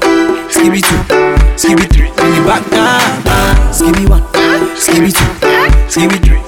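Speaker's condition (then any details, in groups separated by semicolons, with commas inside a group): No condition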